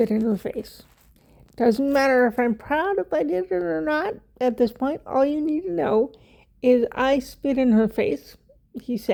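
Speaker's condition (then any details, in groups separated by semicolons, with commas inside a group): Cerebral palsy; wheelchair user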